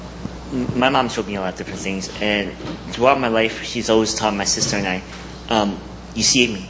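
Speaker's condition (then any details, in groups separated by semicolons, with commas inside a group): Cleft palate; care covered by garment union insurance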